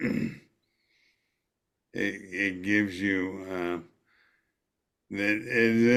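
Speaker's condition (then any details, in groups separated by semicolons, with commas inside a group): ALS; motor neurons in brain and spinal cord, body stiffness; voice retained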